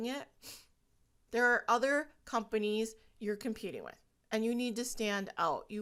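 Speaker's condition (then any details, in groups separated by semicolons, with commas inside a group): No condition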